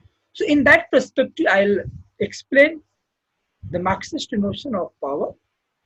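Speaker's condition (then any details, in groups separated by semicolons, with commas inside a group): No condition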